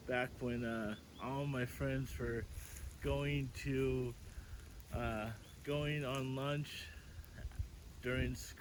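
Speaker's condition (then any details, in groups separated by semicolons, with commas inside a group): Cerebral palsy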